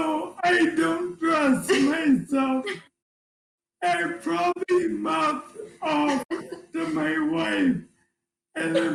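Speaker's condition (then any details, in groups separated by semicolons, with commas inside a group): ALS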